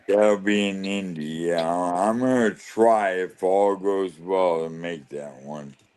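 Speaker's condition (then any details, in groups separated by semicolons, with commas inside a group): ALS; losing speech and swallowing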